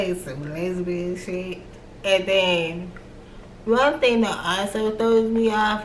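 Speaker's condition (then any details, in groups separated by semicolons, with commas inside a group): Cerebral palsy; from birth, left leg affected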